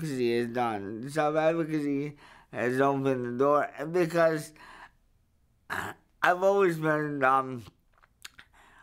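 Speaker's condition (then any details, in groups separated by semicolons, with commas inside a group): Cerebral palsy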